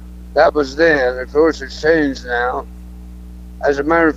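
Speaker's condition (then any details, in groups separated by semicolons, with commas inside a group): Throat cancer; throat cancer over last couple of years; cancer survivor, alive and well; speech not the best as result of throat cancer, may sound drunk, quit podcasts over it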